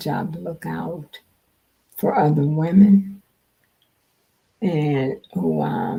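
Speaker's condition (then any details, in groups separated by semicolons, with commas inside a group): Multiple sclerosis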